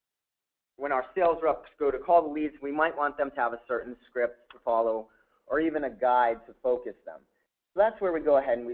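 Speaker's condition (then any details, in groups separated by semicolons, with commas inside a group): No condition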